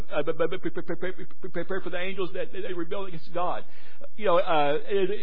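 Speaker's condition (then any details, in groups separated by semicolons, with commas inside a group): Stuttering; speech worse when really tired; repeated sounds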